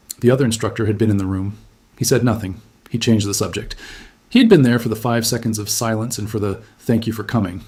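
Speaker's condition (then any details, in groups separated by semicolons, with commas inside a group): No condition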